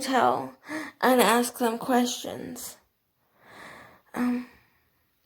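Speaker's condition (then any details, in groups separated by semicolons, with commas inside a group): Cerebral palsy, athetoid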